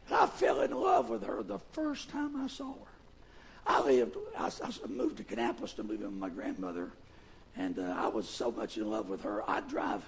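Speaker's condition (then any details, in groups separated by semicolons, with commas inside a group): Vocal fold paralysis, bilateral; speaks with false vocal folds; false folds compensate for voicing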